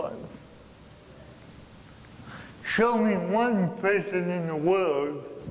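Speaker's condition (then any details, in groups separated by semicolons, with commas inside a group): Cerebral palsy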